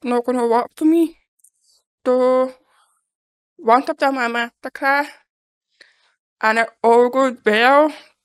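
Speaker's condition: Deafness; congenital deafness, born deaf

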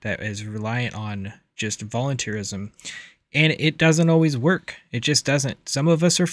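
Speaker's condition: No condition

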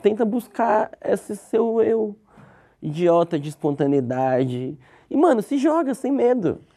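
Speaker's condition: Cleft lip; congenital cleft lip

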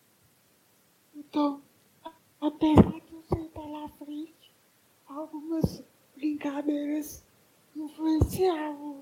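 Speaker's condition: Cerebral palsy; lesion less severe than others

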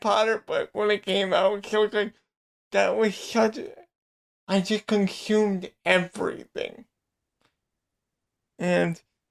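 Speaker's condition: Cerebral palsy, spastic quadriplegia

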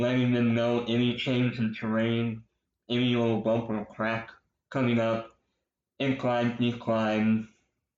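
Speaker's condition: Cleft lip and palate, popliteal pterygium syndrome

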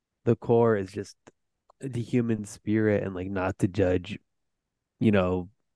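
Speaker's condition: No condition

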